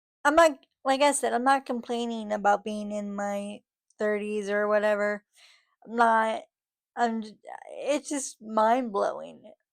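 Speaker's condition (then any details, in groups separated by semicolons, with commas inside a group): Cerebral palsy, spastic; from birth, muscle spasms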